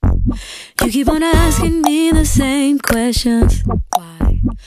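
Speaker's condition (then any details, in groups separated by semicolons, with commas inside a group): No condition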